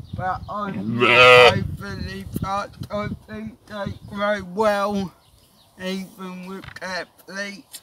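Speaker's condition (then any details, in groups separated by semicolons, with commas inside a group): Cerebral palsy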